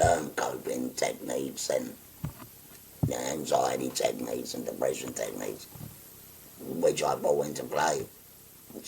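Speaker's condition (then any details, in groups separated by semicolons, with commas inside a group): Laryngectomy; total laryngectomy, stage four laryngeal cancer, neck breathing stoma, lymph nodes removed; no evidence of disease after radiotherapy and chemotherapy, sleeps upright; hoarse before diagnosis, talking, breathing, swallowing hard, swallow about 10%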